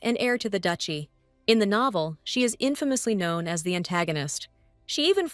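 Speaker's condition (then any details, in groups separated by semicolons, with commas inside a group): No condition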